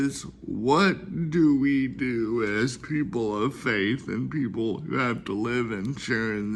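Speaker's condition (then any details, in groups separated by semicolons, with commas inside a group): Cerebral palsy; speaks slower at times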